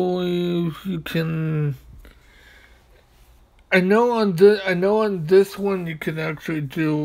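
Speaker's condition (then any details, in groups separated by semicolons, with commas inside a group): Mobius syndrome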